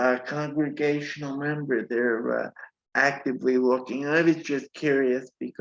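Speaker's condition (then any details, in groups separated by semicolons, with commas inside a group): Cerebral palsy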